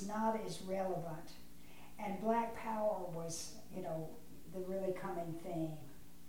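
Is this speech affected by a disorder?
No.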